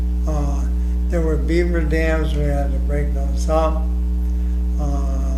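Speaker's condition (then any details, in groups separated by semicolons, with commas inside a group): ALS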